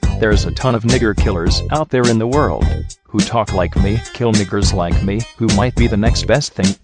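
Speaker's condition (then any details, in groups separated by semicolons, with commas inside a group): No condition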